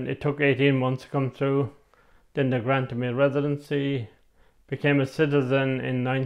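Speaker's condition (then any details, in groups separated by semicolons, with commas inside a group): MND; onset right side; slow progression, walking two years post-diagnosis, voice-activated bed; communication devices assessed, types replies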